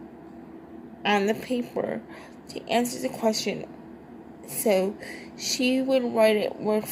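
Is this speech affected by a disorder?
Yes: cerebral palsy, triplegia.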